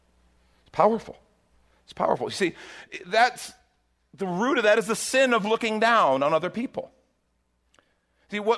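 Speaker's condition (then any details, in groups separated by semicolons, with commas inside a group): No condition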